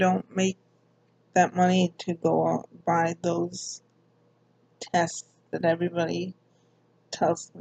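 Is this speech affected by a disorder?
Yes: cerebral palsy; speech affected.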